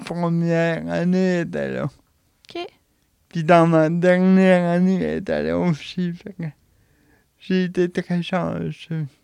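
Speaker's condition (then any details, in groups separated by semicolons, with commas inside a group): Cerebral palsy; age 31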